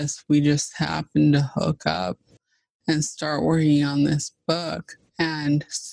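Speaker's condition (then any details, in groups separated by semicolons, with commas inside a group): ALS (Lou Gehrig's disease)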